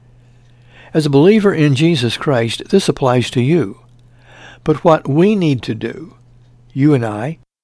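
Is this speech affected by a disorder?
No.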